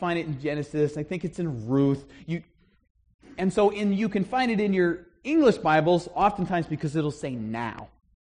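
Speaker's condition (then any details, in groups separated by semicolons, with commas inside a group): No condition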